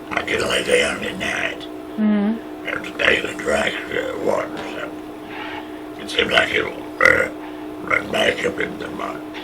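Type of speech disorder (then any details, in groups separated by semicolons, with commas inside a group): Speech with a voice prosthesis; laryngectomy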